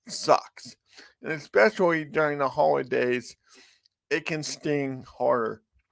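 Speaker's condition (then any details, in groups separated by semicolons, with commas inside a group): Cerebral palsy; from birth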